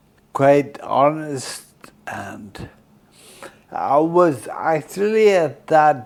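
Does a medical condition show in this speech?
Yes: Friedreich's ataxia.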